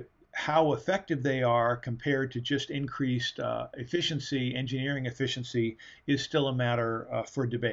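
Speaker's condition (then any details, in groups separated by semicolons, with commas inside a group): No condition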